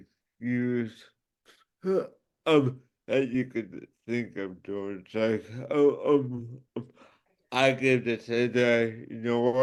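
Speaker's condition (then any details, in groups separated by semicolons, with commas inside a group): Cerebral palsy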